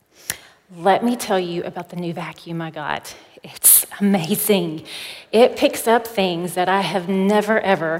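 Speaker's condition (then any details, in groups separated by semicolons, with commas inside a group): No condition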